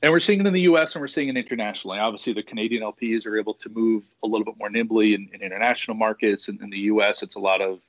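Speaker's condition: No condition

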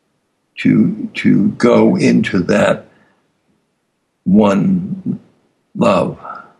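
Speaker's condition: Aphasia after stroke; previously a highly fluent golden-tongued orator

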